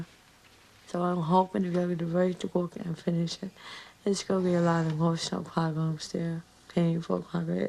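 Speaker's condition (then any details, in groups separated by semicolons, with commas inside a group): Cerebral palsy; mild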